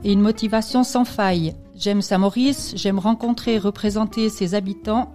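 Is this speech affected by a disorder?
No.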